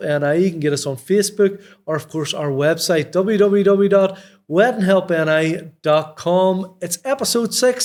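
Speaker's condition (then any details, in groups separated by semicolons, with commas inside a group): No condition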